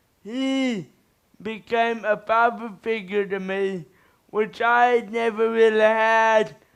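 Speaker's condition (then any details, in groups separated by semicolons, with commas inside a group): Cerebral palsy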